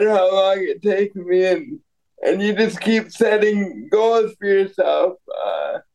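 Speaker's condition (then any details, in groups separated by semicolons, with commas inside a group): Cerebral palsy; congenital, born prematurely at 29 weeks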